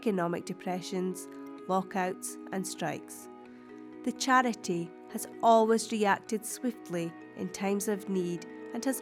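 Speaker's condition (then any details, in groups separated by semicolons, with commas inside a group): No condition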